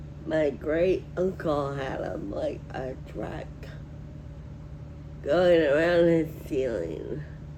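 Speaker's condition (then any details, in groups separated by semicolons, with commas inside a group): Friedreich ataxia; progressive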